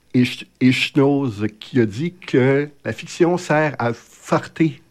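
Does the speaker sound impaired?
Yes: stuttering; lifelong stuttering, genetic component stated, psychological and physiological wall to cross each time to speak; often unable to get words out when speaking; here prolonged sounds.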